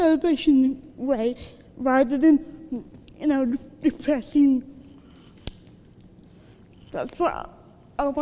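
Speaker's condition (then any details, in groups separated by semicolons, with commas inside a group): Cerebral palsy; from birth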